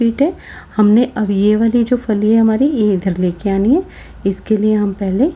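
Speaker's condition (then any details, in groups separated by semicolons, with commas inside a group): No condition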